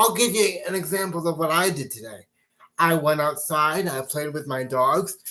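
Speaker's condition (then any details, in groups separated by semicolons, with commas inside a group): Cerebral palsy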